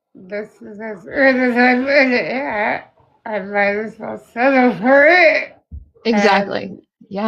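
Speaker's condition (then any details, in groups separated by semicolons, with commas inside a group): Spinal muscular atrophy type 2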